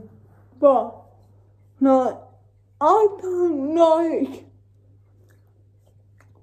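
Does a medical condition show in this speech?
Yes: cerebral palsy; uses feeding aid; feeds self with aid.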